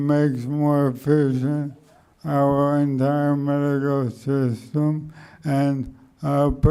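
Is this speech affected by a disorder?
Yes: ALS; speech slowed and softened.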